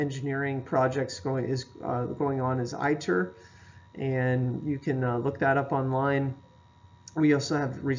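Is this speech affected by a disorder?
No.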